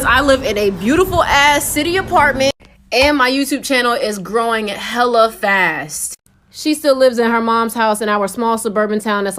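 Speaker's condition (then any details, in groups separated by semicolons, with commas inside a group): No condition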